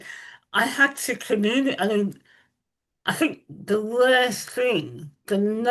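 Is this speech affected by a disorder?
Yes: Moebius syndrome facial paralysis; congenital rare facial paralysis; limited communication, compensates with voice modulation.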